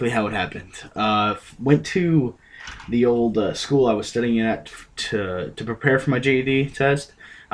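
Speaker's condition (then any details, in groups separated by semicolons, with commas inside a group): No condition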